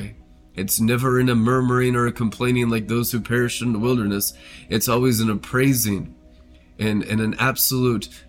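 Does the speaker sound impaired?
No.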